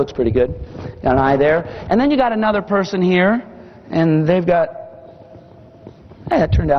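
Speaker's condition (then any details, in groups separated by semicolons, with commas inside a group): No condition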